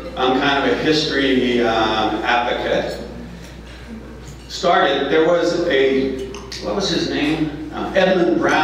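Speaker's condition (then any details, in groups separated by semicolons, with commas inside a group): No condition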